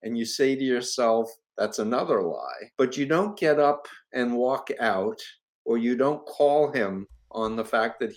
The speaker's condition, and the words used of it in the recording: No condition.